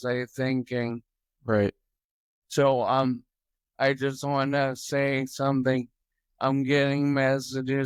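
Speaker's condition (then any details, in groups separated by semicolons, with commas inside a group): Toxic leukoencephalopathy, locked-in syndrome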